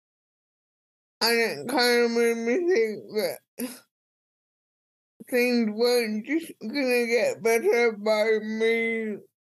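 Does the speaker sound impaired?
Yes: cerebral palsy; speech impediment.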